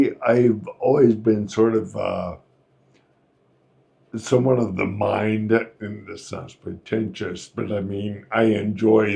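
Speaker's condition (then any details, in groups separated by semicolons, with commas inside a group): Friedreich's ataxia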